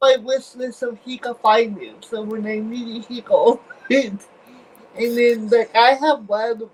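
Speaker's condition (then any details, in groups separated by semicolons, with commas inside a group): Cerebral palsy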